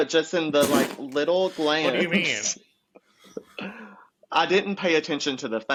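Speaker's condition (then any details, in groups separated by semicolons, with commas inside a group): No condition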